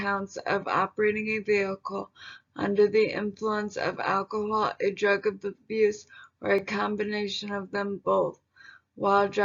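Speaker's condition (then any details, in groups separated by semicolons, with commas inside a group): Traumatic brain injury; leg spasticity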